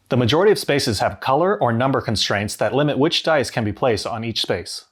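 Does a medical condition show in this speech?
No.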